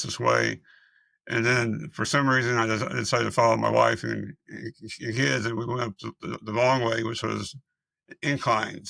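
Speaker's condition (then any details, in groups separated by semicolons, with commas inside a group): Multiple system atrophy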